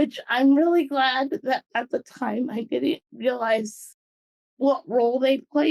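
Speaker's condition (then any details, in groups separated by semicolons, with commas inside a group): Cerebral palsy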